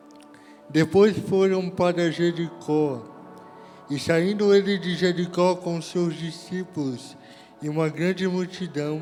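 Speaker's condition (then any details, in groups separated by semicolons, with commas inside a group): Cerebral palsy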